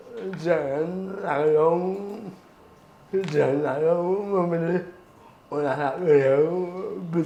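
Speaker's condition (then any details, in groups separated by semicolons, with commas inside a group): Cerebral palsy; affects balance, stiffness, stiffer hand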